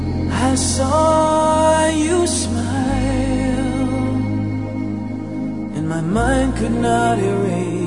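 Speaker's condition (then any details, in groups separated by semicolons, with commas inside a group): No condition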